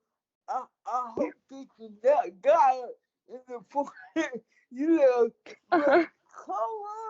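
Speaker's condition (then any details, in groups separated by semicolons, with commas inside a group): Cerebral palsy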